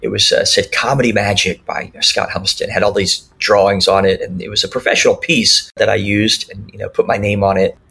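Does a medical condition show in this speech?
Yes: cleft lip and palate; congenital cleft lip and palate, many surgeries in childhood; speech classes in childhood.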